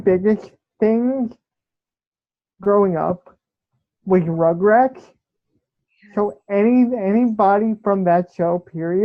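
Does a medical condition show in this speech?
Yes: cerebral palsy.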